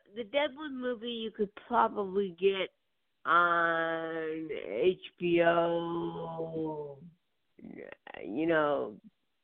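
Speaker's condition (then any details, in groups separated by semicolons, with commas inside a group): Cerebral palsy; birth onset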